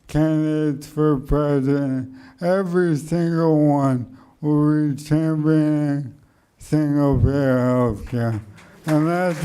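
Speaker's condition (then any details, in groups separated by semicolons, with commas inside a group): Motor neuron degeneration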